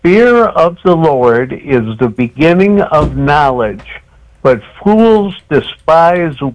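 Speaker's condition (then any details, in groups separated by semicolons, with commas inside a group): Cerebral palsy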